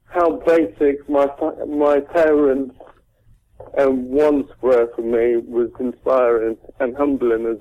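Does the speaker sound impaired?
Yes: cerebral palsy; present from birth.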